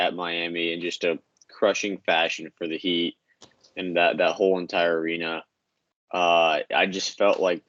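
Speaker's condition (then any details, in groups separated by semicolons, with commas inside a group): No condition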